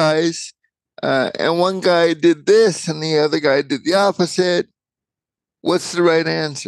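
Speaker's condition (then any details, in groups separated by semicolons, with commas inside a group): Cerebral palsy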